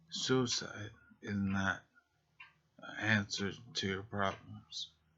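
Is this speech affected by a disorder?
Yes: multiple sclerosis.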